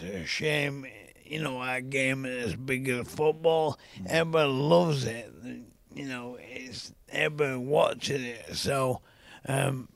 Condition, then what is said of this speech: ALS (motor neuron disease). You know, apart from the voice, I'm doing all right.